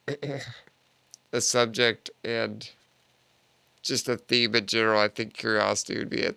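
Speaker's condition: Duchenne muscular dystrophy

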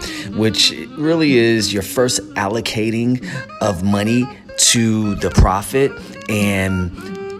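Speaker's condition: No condition

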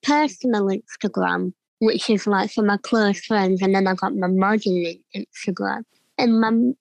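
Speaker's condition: Cleft palate; congenital

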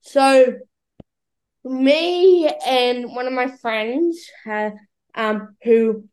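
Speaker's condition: Cerebral palsy; battery-powered wheelchair user

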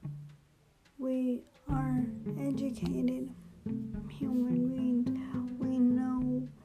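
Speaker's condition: Cerebral palsy; right side of brain affected, motor skills affected, more functional with left hand; drives power chair with left hand, walks with walker, largely independent

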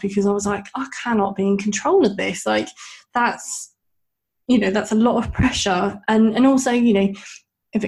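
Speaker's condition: Bilateral cleft lip and palate; congenital

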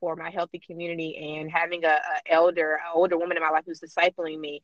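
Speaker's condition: No condition

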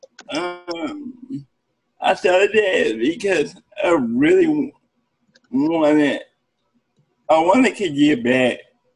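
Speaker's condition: Cerebral palsy; therapists involved in upbringing

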